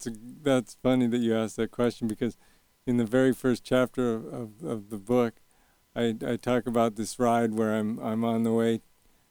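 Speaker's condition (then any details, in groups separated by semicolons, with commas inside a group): Young onset Parkinson's disease; deep brain stimulation surgery at Stanford 3 years ago, constant current, symptoms well managed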